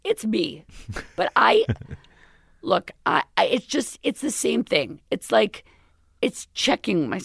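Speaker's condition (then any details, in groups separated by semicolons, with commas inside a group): Left vocal cord paralysis, left unilateral; current voice temporary after recent surgery, could not talk or swallow during acute illness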